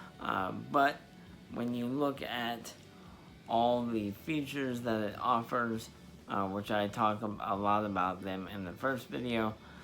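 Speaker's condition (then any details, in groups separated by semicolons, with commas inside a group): Cerebral palsy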